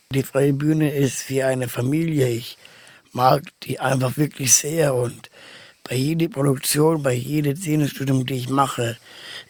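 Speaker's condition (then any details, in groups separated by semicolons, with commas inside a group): Down syndrome; trisomy 21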